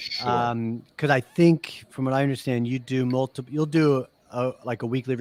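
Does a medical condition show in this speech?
No.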